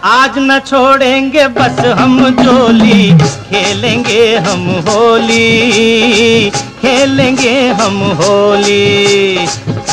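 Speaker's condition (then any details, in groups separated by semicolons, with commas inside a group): No condition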